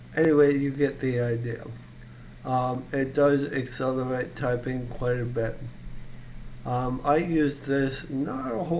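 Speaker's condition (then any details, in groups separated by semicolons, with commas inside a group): ALS; voice still fairly strong, voice banked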